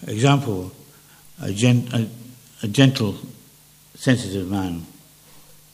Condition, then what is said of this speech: Parkinson's disease. I've learned to manage my speech more carefully.